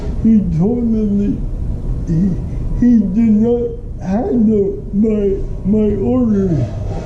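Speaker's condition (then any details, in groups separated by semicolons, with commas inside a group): Cerebral palsy; speech noticeably affected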